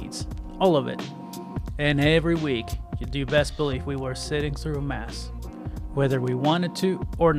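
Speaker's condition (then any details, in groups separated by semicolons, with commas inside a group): No condition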